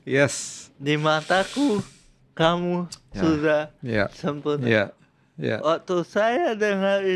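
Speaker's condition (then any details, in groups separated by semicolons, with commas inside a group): Cerebral palsy; from birth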